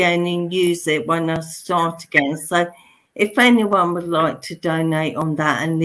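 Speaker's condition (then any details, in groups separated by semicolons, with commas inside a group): Motor neurone disease; bulbar onset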